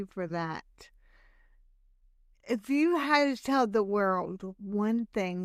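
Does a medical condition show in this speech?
Yes: hemiplegic cerebral palsy.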